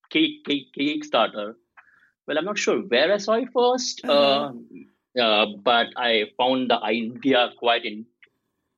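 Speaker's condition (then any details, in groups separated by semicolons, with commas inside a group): Stuttering; may block on some words; repeated sounds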